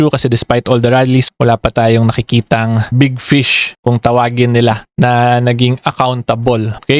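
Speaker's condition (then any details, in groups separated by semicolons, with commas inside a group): No condition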